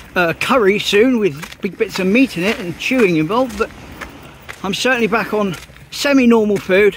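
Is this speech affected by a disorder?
No.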